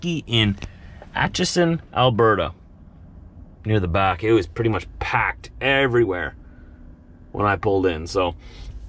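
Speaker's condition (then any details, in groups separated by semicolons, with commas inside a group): No condition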